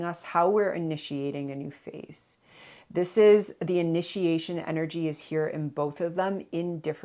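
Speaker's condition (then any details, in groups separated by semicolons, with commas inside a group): No condition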